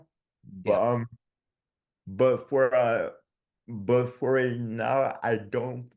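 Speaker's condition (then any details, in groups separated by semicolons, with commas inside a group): Dystonia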